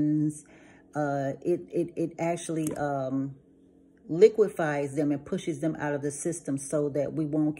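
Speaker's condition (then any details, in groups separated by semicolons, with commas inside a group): No condition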